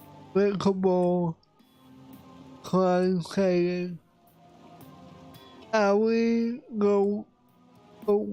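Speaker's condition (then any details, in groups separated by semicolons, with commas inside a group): Cerebral palsy; affects voice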